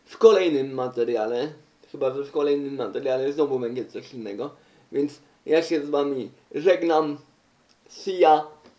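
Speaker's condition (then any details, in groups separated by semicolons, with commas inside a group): Cerebral palsy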